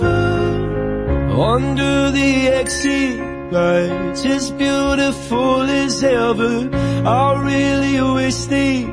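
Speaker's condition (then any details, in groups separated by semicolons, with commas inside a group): No condition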